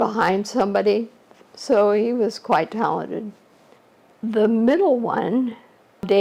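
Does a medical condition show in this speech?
Yes: ALS; shortly after diagnosis.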